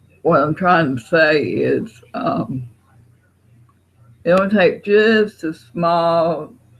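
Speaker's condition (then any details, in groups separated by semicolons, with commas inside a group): Parkinson's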